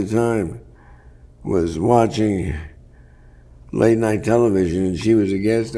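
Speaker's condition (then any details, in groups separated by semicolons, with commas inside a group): Parkinson's; worsening, often debilitating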